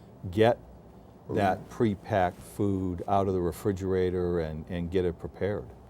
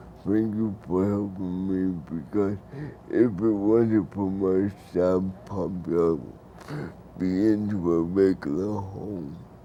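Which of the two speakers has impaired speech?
The second: cerebral palsy; takes medications, slow to maneuver, needs help.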